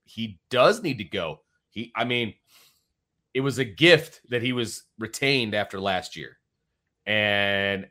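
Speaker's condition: No condition

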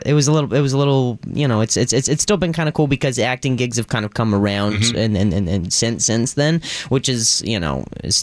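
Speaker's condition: Stutter, acquired after head injury; acquired in adulthood in Los Angeles, softball grounder hit throat at shortstop, fell backwards; voice lessons and breathing exercises for more control; high voice, stutters saying home city name, learned to sing; repeated sounds, repeated words

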